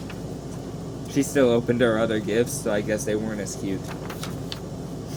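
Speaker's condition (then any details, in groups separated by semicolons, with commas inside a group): No condition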